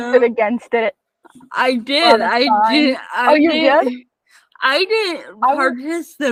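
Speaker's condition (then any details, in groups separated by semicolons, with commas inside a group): Spastic cerebral palsy, mixed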